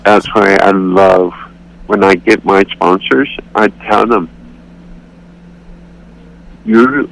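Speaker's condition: Cerebral palsy; declined voice surgery due to risk of losing speech

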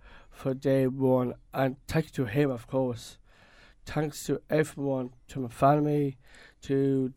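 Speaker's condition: Down syndrome; learned to talk

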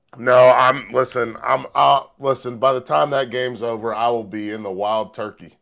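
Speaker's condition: No condition

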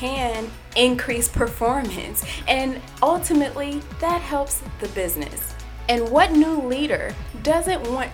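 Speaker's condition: No condition

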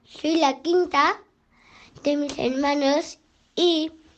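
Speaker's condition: Down syndrome; genetic alteration

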